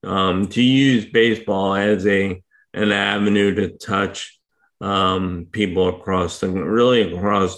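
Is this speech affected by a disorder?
Yes: ALS; diagnosed with ALS last year; difficulty speaking for long periods.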